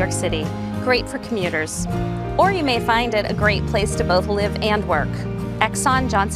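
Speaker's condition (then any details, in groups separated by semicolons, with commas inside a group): No condition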